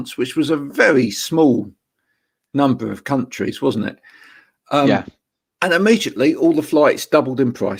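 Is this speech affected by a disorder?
No.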